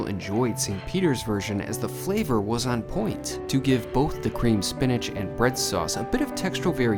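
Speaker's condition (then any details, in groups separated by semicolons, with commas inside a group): No condition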